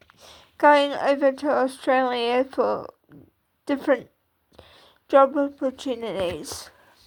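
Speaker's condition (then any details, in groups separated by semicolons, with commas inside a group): Cerebral palsy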